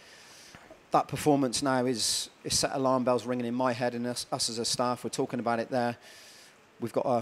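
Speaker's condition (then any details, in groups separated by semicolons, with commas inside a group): No condition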